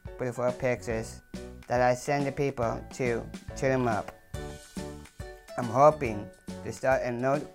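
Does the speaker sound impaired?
Yes: Down syndrome, trisomy 21.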